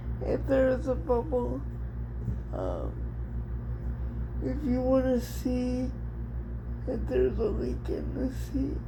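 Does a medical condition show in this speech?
Yes: cerebral palsy; speech somewhat affected.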